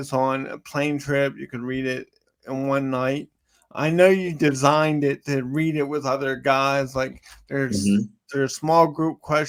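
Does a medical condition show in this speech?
Yes: cerebral palsy; from birth.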